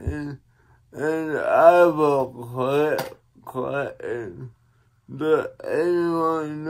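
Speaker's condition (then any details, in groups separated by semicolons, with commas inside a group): Cerebral palsy; one hand affected; atypical speech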